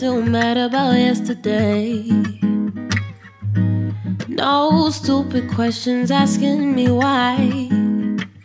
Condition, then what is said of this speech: None; typical speech.